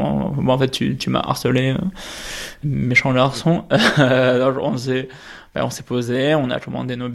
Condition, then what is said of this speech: Stuttering. En fait, je souffre de bégaiement et lorsqu'on est enfant, c'est particulièrement compliqué parce que les enfants sont assez méchants, on va dire.